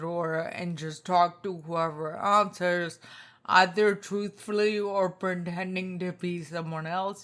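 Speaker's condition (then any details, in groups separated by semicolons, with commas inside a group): Spinocerebellar ataxia type 2, SCA2; tongue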